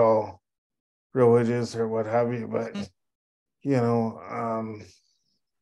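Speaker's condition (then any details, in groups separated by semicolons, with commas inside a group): Cerebral palsy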